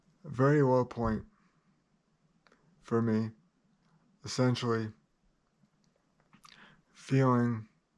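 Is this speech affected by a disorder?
Yes: cerebral palsy, spastic.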